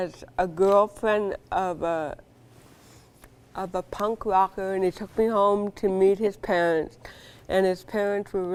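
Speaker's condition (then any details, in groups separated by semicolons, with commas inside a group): Cerebral palsy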